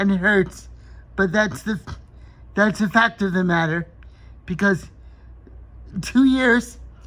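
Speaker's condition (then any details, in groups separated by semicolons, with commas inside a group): Cerebral palsy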